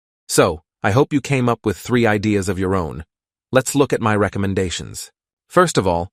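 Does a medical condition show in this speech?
No.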